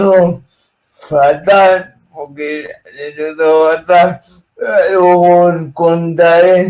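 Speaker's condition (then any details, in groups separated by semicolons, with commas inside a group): Cerebral palsy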